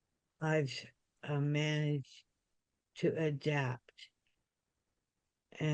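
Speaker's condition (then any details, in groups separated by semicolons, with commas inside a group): Parkinson's disease; young onset, deep brain stimulation surgery; benefits from deep brain stimulation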